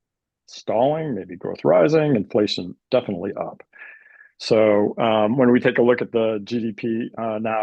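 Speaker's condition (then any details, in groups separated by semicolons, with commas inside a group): No condition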